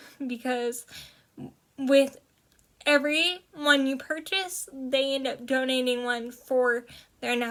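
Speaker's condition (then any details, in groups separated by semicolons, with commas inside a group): Cerebral palsy, spastic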